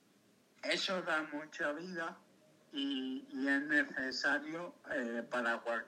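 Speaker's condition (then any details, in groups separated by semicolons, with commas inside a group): Cerebral palsy; lifelong physical motor disability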